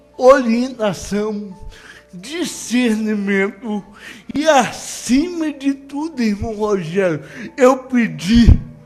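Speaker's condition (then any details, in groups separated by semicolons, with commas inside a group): Cerebral palsy; no speech as child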